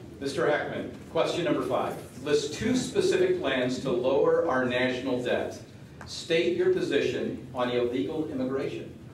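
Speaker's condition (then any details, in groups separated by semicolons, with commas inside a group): No condition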